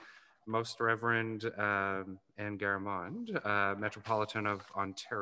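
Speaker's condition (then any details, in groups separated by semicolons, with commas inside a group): No condition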